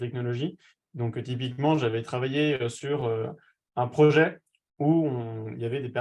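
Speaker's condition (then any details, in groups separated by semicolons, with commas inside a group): No condition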